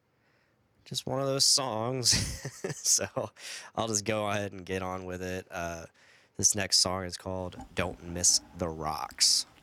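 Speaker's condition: No condition

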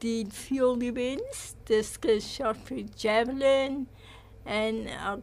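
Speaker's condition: Cerebral palsy; others asked if drunk or why speech sounded funny

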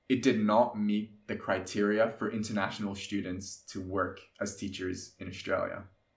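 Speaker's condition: No condition

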